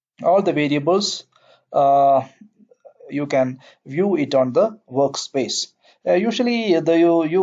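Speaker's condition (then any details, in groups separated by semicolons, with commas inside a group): No condition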